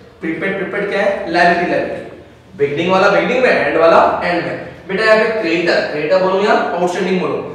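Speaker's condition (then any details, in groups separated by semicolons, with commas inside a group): No condition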